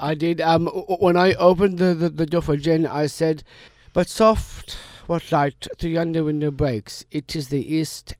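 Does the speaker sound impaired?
Yes: Down syndrome.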